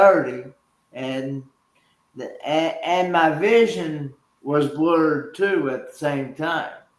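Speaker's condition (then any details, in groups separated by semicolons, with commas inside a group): Cerebral palsy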